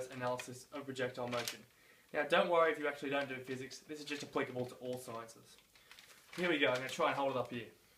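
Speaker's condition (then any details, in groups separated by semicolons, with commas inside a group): No condition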